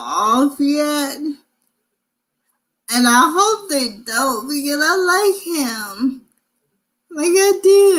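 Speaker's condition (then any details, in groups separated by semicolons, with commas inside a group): Cerebral palsy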